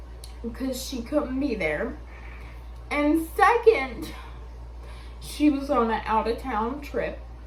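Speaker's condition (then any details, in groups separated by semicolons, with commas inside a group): Cerebral palsy; affects balance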